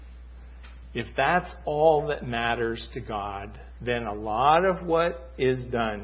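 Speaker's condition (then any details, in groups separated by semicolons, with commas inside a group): No condition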